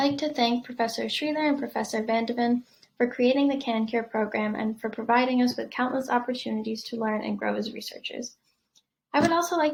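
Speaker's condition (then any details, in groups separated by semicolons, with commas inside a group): No condition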